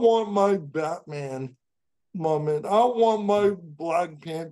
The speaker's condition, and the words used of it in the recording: Cerebral palsy. And I am grateful every day that I'm able to say something and actually speak my experience and actually talk about what I love and express myself.